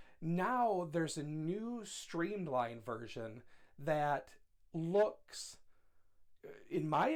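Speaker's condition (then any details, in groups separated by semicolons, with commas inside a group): No condition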